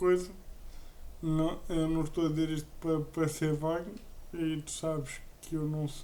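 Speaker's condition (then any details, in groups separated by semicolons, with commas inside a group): Cerebral palsy; uses a wheelchair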